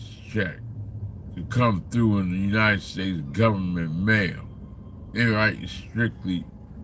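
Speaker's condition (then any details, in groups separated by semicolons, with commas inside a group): Slurred speech; still slurs words occasionally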